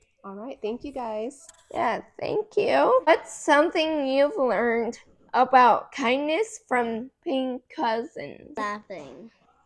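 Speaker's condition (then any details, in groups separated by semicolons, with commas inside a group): Cerebral palsy; hard to talk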